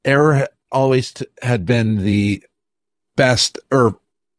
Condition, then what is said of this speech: Stuttering. Siri has actually done better at knowing when I stutter or when I change a phrase.